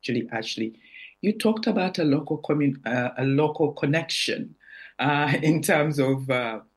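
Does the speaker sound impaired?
No.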